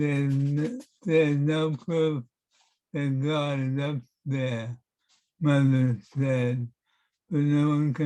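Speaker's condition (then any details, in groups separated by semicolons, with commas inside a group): Parkinson's; affects handwriting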